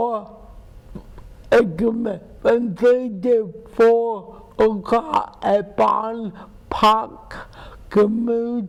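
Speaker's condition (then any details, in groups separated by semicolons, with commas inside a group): Cerebral palsy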